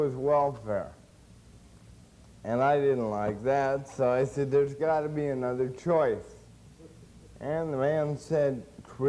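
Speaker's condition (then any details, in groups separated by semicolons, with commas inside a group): Cerebral palsy; since birth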